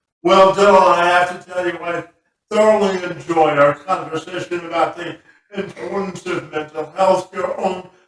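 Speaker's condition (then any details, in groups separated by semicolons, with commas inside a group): Cerebral palsy; from birth, never walked normally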